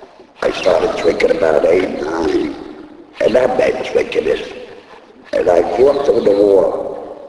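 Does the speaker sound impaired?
Yes: laryngectomy; device placed in throat.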